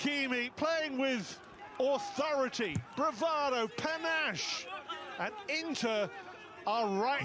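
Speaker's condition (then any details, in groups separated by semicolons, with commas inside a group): No condition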